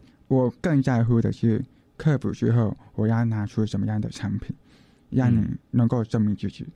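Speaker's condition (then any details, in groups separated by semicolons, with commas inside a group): Hearing impairment; wears hearing aids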